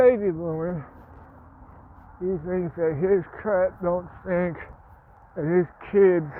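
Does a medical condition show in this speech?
Yes: Parkinson's; speech impediment.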